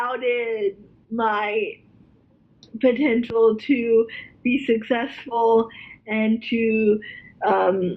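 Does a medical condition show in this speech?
Yes: cerebral palsy, spastic quadriplegia.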